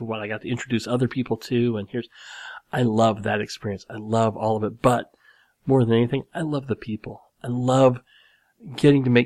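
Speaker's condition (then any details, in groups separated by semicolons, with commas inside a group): Cleft lip and palate; nose still slightly crooked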